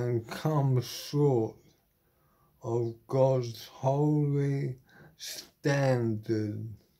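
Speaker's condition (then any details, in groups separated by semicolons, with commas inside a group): Motor neuron disease; terminal; body failing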